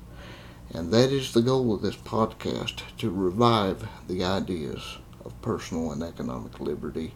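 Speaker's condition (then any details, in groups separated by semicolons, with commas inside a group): Cerebral palsy; confined to a wheelchair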